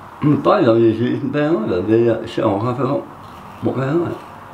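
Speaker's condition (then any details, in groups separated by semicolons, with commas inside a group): Tongue cancer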